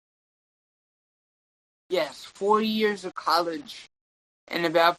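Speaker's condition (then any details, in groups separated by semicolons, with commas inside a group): Cerebral palsy; tongue and legs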